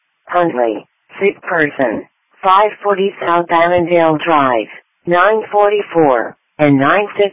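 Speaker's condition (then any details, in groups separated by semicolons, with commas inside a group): No condition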